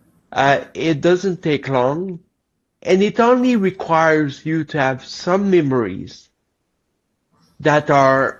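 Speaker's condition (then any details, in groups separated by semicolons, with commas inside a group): Cerebral palsy; lifelong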